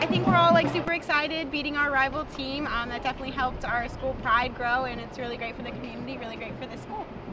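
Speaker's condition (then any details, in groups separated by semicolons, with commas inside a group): No condition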